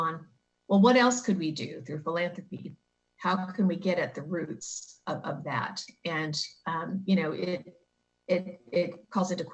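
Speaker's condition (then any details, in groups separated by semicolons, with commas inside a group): No condition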